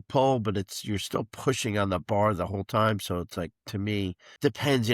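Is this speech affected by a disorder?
No.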